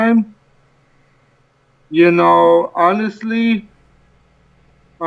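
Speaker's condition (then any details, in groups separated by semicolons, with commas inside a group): Cerebral palsy; from birth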